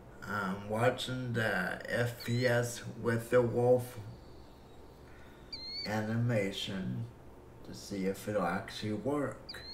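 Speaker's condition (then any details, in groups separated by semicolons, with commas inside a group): Cerebral palsy; breathing fine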